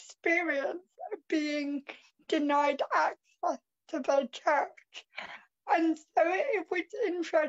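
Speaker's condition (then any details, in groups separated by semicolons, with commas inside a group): Cerebral palsy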